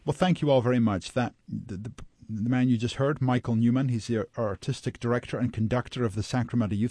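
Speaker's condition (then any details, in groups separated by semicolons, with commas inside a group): No condition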